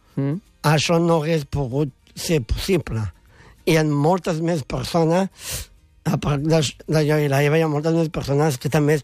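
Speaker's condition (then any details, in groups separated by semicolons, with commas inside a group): Down syndrome; congenital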